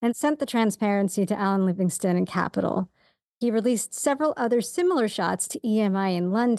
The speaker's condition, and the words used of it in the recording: None; typical speech.